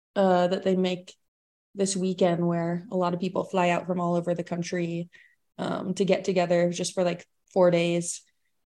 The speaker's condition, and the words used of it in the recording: No condition.